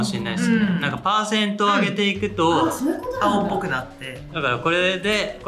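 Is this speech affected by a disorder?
No.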